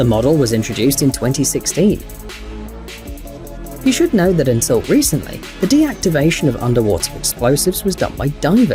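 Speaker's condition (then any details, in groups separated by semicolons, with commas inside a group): No condition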